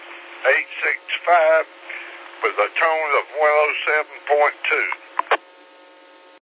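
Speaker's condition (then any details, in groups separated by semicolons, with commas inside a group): Slurred speech; stroke 3 years ago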